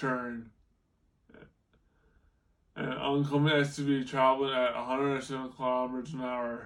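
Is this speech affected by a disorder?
Yes: brain injury.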